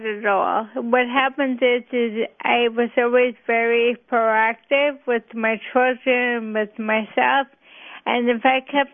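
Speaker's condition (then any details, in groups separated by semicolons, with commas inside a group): ALS; bulbar-onset ALS, mother had ALS, possible Ashkenazi genetic link, speech onset about age 37; diagnosed February by specialist, about 2 years since speech symptoms, fine motor weakening, two slowing medications; speech affected first, about 2 years ago, undiagnosed by many doctors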